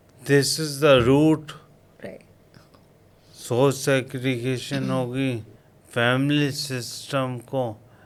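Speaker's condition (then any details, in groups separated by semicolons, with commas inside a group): Coma after road accident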